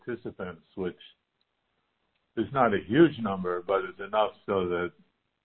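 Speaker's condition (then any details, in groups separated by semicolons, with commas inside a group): Parkinson's disease; stem cell infusions in Houston, infusions finished, assessment due in september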